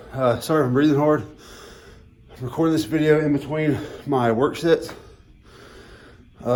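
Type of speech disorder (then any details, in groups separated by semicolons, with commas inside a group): None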